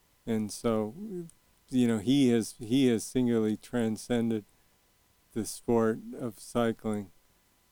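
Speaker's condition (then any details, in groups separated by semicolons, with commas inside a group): Young onset Parkinson's disease; Medtronic deep brain stimulation device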